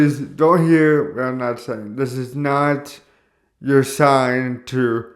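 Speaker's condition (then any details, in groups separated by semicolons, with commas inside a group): Cerebral palsy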